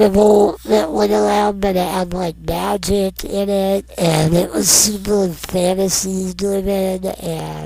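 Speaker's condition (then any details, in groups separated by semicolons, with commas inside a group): Non-progressive muscular dystrophy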